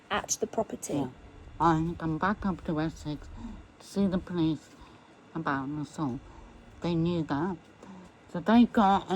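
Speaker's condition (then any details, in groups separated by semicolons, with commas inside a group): MND; 33 years since onset, lungs checked; voice may be difficult to understand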